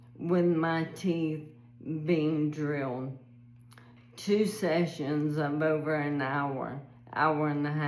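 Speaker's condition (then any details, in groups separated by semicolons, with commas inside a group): ALS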